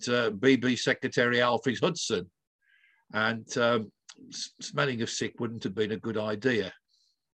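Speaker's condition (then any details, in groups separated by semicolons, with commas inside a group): No condition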